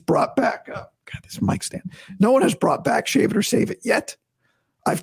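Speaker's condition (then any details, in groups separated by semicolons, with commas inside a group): Vocal cord surgery recovery; talking painless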